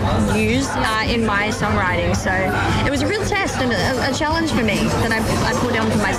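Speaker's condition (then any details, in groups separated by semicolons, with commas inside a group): Cleft palate; congenital cleft palate, no roof of mouth at birth, multiple surgeries; unable to swallow or sing as a child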